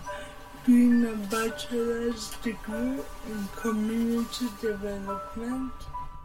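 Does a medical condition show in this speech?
Yes: cerebral palsy; adult.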